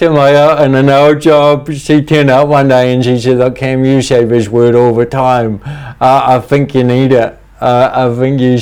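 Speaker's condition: Cerebral palsy; speech impediment, talks funny

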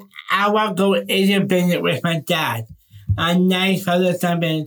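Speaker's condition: Down syndrome; young adult man

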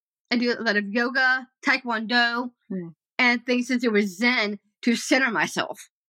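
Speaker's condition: Down syndrome; developmental disability

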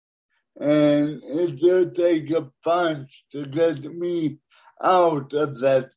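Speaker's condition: Cerebral palsy; noticeable speech impediment, Siri and speech recognition software cannot understand words, phone listeners hang up

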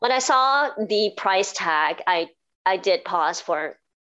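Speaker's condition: Cleft palate and cleft lip; speech described as very clear after speech therapy

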